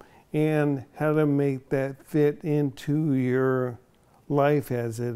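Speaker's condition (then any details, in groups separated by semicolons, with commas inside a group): ALS; onset in one foot; diagnosed 5.5 years ago, symptoms a year earlier, slowly progressing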